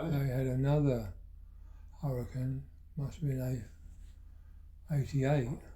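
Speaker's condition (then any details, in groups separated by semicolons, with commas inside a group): Parkinson's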